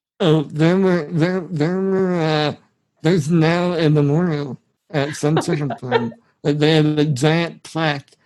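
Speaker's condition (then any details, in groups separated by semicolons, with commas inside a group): Spinal muscular atrophy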